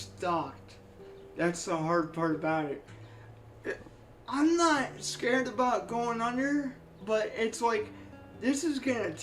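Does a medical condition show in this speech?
Yes: cerebral palsy; only one hand usable.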